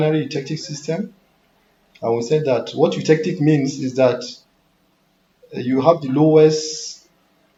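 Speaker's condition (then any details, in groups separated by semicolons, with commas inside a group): No condition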